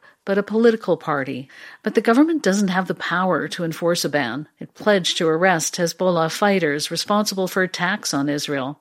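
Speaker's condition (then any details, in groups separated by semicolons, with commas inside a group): No condition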